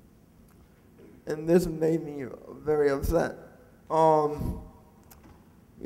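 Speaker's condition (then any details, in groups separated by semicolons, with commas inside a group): Cerebral palsy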